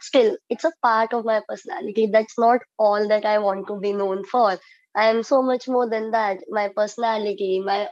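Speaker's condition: Cleft lip and palate; multiple surgeries

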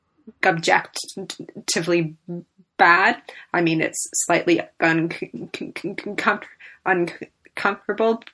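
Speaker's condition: Stammering; described as a neurological condition; very variable, some days barely stammers, other days and situations stammers on nearly every syllable; repeated sounds, prolonged sounds, blocks

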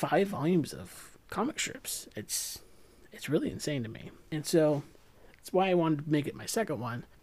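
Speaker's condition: No condition

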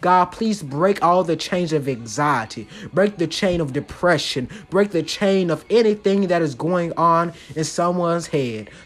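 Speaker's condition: No condition

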